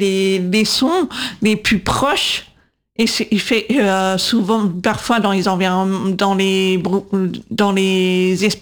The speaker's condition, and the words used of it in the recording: Deafness. Du coup j'ai fait de l'orthophonie pendant 20 ans pour apprendre à parler, à maîtriser ma voix, à entendre,